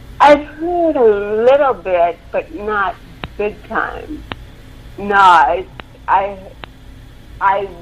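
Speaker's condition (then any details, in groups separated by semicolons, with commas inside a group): Cerebral palsy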